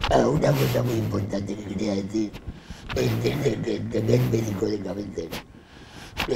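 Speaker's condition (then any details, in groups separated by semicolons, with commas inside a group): Laryngectomy; laryngectomy for laryngeal cancer; talking and eating after laryngectomy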